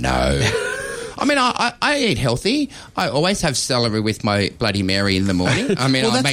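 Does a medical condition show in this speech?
No.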